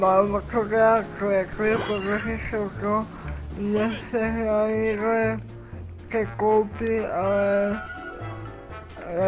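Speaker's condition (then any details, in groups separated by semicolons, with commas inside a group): Cerebral palsy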